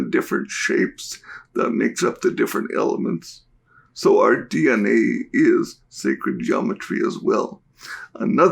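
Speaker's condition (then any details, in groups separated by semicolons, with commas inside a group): Cerebral palsy; diagnosed at birth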